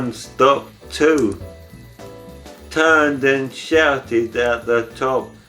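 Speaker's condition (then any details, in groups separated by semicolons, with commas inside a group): ALS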